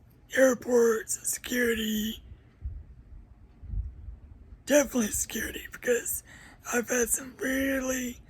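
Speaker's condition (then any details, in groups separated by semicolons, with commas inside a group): Cerebral palsy; uses a wheelchair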